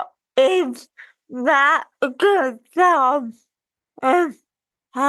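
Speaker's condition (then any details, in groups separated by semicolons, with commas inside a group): Cerebral palsy; from birth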